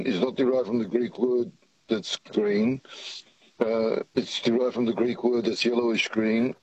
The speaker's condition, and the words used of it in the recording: Parkinson's disease. The Greek word from the periodic element praseodymium, which I always had a problem pronouncing, and I've got Parkinson's, so that's why I'm jittery, but is